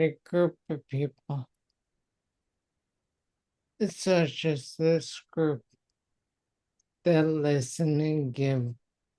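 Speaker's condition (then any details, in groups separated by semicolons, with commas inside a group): Multiple sclerosis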